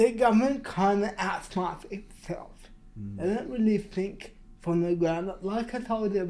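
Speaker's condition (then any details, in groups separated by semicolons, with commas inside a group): Cerebral palsy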